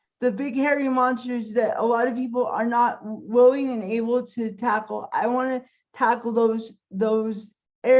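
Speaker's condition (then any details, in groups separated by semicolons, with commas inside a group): Cerebral palsy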